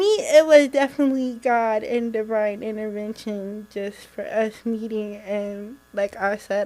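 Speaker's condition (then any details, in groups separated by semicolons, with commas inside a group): Cerebral palsy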